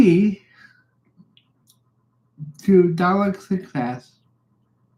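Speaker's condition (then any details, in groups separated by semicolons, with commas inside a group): Cerebral palsy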